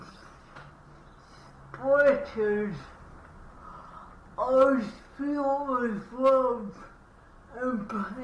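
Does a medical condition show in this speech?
Yes: cerebral palsy.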